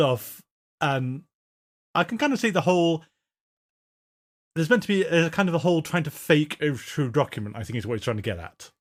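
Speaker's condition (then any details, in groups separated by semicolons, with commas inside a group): No condition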